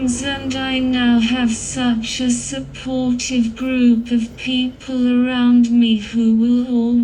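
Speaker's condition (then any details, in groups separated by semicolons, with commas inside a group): Cerebral palsy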